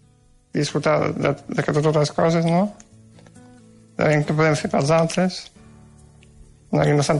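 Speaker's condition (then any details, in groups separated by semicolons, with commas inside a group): Duchenne muscular dystrophy; progressive loss of strength, wheelchair user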